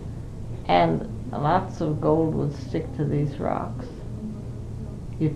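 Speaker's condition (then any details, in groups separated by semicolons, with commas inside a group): Parkinson's; Parkinson's for 5 years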